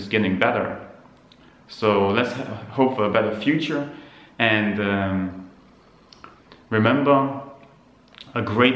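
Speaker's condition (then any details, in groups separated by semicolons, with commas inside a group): No condition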